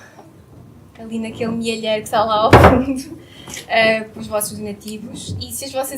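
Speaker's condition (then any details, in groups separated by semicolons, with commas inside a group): No condition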